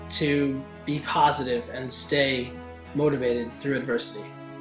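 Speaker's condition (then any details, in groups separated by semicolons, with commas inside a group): No condition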